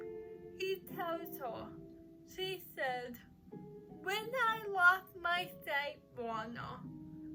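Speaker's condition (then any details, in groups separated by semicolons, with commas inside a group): Cerebral palsy; uses crutches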